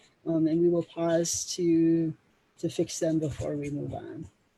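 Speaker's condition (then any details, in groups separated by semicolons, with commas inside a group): No condition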